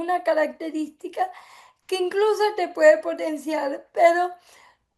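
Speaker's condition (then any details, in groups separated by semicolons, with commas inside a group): Cerebral palsy; affects speech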